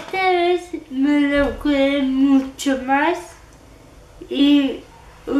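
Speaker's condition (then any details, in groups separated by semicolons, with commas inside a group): Cerebral palsy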